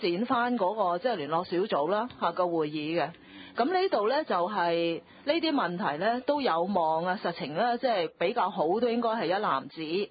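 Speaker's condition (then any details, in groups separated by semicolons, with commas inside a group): No condition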